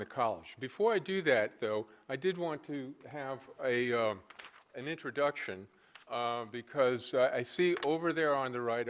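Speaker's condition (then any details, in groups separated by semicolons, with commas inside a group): No condition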